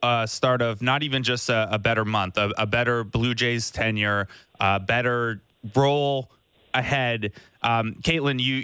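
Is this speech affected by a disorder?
No.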